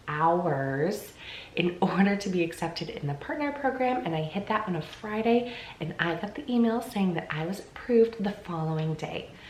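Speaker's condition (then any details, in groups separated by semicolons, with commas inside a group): No condition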